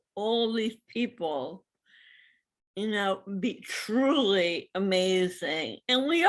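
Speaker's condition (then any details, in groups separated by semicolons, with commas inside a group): Cerebral palsy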